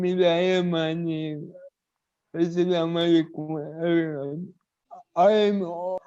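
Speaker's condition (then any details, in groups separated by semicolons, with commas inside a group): Cerebral palsy; cannot speak normally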